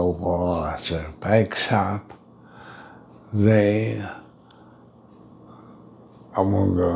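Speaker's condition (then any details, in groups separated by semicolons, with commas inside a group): Brain injury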